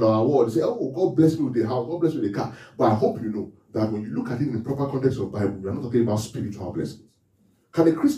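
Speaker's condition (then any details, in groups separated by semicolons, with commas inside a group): No condition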